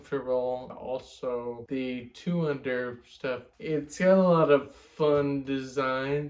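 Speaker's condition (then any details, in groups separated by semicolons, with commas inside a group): Friedreich's ataxia; fine motor difficulty, needs pressure relief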